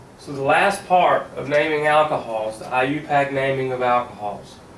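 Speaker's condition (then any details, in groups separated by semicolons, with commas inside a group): No condition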